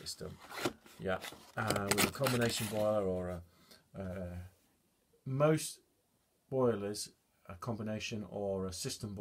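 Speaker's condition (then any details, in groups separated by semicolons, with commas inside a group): No condition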